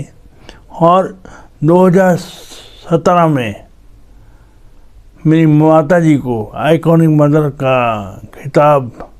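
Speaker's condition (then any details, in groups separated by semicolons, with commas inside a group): Cerebral palsy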